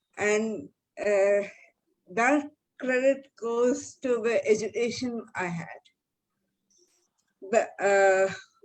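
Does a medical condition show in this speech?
Yes: cerebral palsy; viral cause at age 6, half body paralyzed, spastic left hand.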